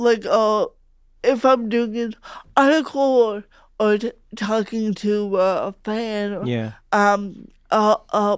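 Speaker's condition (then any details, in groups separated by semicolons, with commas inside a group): Cerebral palsy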